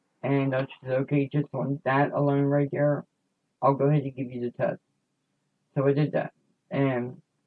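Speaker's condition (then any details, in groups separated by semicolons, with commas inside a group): Cerebral palsy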